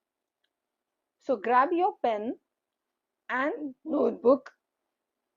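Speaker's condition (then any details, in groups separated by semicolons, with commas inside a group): No condition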